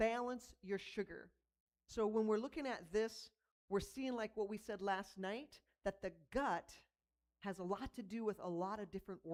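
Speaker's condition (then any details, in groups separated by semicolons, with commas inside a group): No condition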